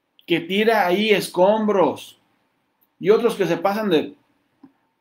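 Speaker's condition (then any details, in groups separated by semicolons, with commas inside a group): No condition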